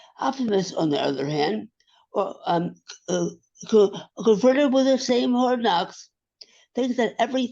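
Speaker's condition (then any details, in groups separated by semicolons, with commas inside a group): Acquired brain injury; ongoing recovery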